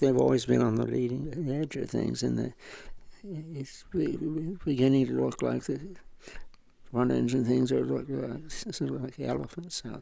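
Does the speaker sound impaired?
Yes: Parkinson's; diagnosed about 50 years ago, first sign wrist tremor; symptoms grown tougher over time, on medication under Dr. Fawn, specialist in New York.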